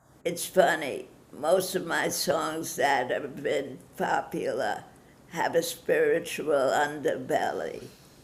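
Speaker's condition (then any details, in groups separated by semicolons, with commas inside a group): Parkinson's disease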